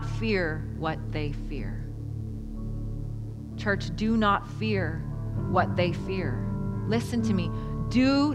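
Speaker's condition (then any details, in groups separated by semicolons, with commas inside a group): No condition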